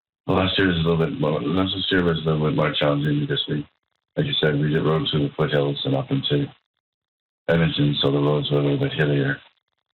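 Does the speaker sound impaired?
Yes: Parkinson's disease; draws blanks mid-sentence, cannot find words.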